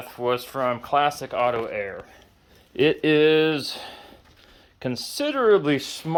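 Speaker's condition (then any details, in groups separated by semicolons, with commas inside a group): No condition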